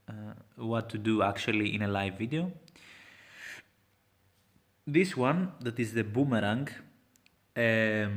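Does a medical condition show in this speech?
No.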